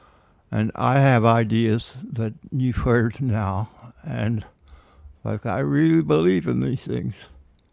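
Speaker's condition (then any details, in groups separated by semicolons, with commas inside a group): Parkinson's disease; man aged 73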